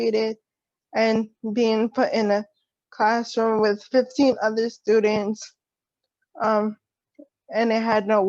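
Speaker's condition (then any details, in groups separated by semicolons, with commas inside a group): Cerebral palsy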